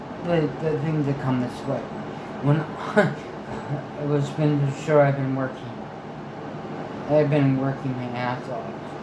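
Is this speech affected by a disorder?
Yes: traumatic brain injury; one-month coma; relearned talking after coma.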